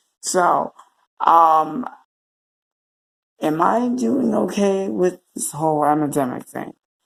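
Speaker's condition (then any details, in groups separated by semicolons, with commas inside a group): Cerebral palsy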